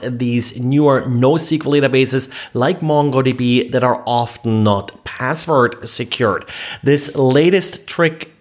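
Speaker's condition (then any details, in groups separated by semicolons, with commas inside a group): No condition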